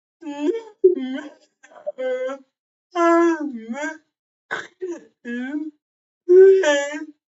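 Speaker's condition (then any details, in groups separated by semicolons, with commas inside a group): Cerebral palsy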